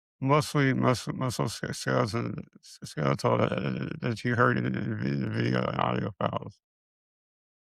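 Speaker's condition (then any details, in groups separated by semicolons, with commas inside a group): Multiple system atrophy; parkinsonian type, autonomic failure, central hypoventilation, tremor, rigidity, incoordination; five years since onset, impaired mobility, falls; throat first symptom, slurred speech, swallowing difficulty, laryngeal spasm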